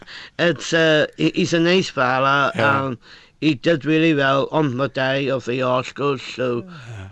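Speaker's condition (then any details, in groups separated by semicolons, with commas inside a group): Down syndrome; present from birth; about 31 years old; doctor predicted at about 18 months never to speak, now speaks for himself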